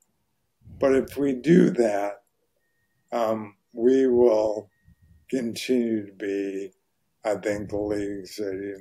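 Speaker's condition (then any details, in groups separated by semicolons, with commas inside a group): ALS; voice very hoarse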